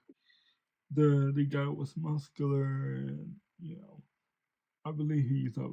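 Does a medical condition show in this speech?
Yes: cerebral palsy; since birth.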